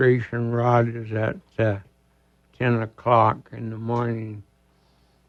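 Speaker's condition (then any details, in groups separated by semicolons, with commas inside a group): ALS; diagnosed about two years ago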